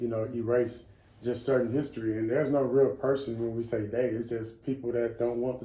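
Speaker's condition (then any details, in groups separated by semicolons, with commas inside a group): No condition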